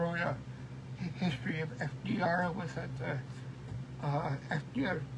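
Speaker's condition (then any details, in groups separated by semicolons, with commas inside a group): Cerebral palsy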